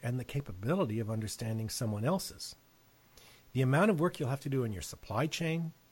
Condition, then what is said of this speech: None; typical speech.